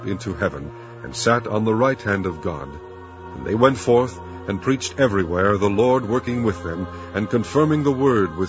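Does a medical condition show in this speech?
No.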